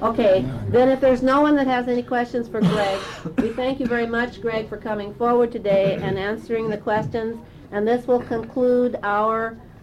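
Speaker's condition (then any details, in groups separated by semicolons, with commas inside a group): No condition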